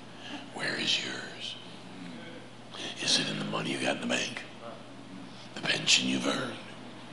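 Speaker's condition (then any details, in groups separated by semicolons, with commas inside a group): Laryngeal cancer; laryngectomy scheduled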